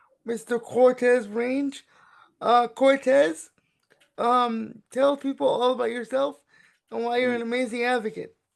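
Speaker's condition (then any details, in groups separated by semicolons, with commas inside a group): Cerebral palsy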